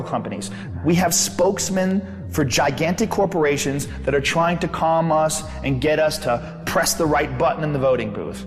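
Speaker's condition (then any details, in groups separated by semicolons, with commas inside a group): No condition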